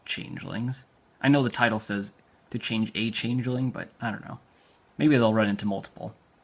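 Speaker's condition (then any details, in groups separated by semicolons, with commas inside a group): No condition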